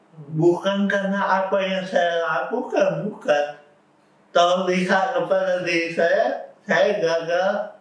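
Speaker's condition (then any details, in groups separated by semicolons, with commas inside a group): Cerebral palsy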